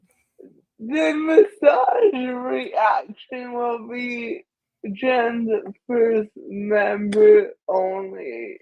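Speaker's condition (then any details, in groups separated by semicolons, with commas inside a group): Cerebral palsy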